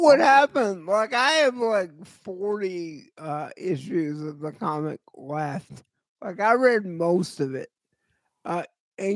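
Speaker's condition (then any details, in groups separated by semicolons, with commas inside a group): Cerebral palsy; voice always shot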